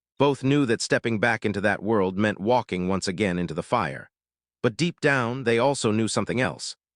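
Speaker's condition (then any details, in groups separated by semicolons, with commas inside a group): No condition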